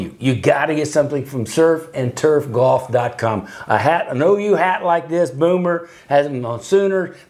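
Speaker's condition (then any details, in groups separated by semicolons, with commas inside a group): No condition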